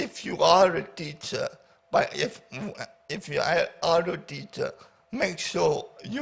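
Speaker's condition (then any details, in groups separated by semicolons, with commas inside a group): Paraplegia with essential tremor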